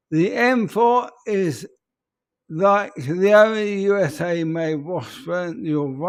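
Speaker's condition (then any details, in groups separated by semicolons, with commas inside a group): ALS; speech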